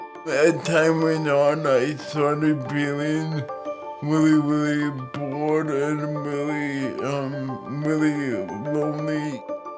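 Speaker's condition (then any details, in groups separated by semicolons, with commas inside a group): Cerebral palsy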